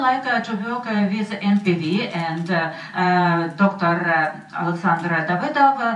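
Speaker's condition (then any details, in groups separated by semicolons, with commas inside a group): No condition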